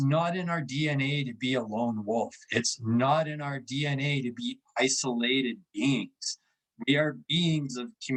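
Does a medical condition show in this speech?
No.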